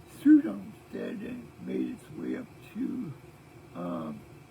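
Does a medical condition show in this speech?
Yes: cerebral palsy; present since birth.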